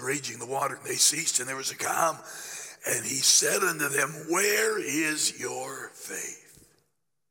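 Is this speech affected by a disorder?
Yes: laryngeal cancer after radiation, growth on voice box treated with radiation and chemotherapy; a little over a year since discovery, voice much better but not fully recovered.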